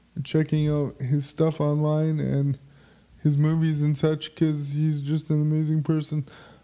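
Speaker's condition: Quad spastic cerebral palsy, spastic quadriplegic; uses power wheelchair

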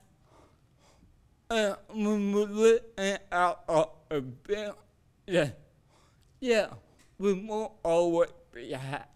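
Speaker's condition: Cerebral palsy

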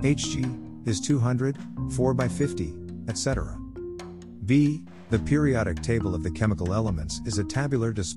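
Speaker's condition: No condition

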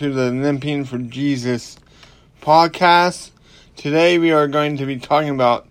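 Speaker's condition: Cerebral palsy; ongoing, not healed

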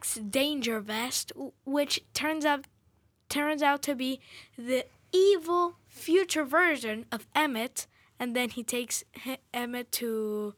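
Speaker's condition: No condition

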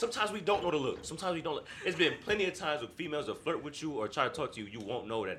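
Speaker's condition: No condition

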